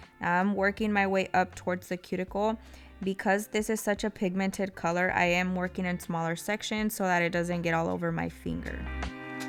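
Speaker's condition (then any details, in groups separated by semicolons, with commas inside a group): No condition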